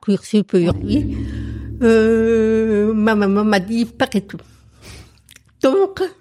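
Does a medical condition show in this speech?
Yes: profound congenital deafness; profound deafness from birth, discovered at 9 months, doctor predicted she would never speak; accent from deafness, could not speak in early childhood.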